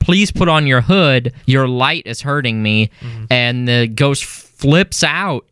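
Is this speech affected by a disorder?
No.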